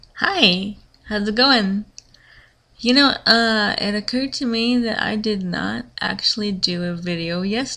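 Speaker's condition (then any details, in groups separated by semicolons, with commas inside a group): Cerebral palsy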